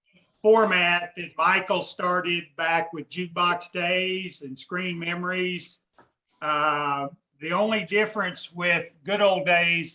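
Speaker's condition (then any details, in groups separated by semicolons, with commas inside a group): No condition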